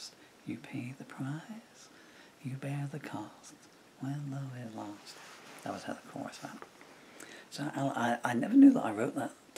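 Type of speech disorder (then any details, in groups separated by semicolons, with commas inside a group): Bulbar dysarthria; progressive bulbar palsy (MND)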